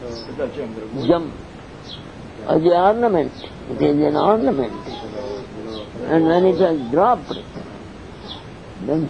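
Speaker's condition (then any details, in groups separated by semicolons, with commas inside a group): Deafness; cannot hear audience questions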